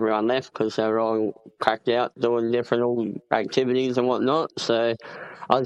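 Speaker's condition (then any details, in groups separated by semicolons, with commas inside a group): Cleft palate; congenital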